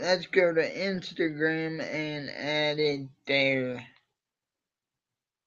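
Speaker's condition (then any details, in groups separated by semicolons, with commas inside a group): Cerebral palsy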